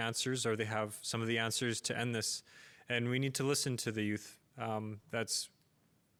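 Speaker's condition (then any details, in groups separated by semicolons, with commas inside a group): No condition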